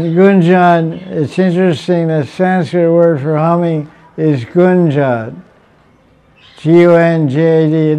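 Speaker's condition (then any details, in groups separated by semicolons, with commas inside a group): Deafness; fluent spoken lecture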